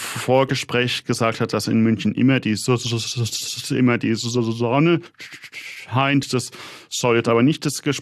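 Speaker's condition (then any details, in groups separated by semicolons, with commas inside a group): Stuttering; past Kasseler Stottertherapie using fluency shaping approach; stuttering noticeable within seconds, becoming more audible during recording; prolonged sounds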